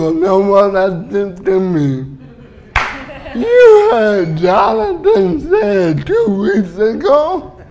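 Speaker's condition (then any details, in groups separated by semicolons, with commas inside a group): Cerebral palsy; uses wheelchair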